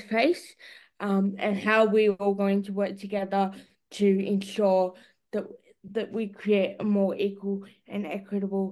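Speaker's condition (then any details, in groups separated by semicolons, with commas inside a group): Cerebral palsy; eye-controlled speech-generating device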